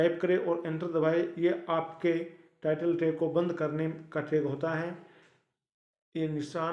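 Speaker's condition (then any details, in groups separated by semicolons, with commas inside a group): No condition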